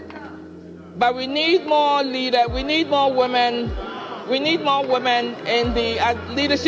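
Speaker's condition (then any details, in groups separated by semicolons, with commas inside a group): No condition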